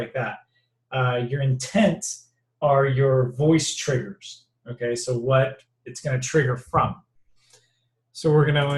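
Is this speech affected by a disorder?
No.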